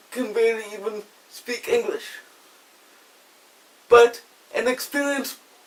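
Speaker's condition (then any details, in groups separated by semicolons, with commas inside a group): Quadriplegic cerebral palsy, severe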